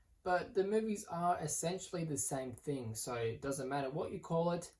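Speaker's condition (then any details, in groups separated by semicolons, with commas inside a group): No condition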